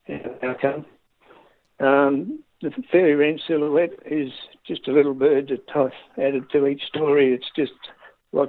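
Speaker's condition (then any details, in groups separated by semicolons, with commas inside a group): Parkinson's disease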